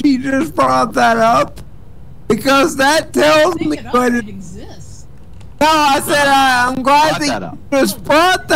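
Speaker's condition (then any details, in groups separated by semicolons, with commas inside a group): Cerebral palsy; spasticity, not paralyzed, wheelchair user; speech sounds drunk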